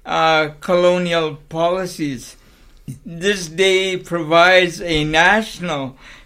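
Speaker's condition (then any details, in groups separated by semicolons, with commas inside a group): Cerebral palsy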